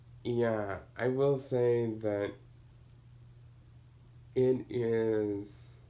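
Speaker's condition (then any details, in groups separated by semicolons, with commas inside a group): Cerebral palsy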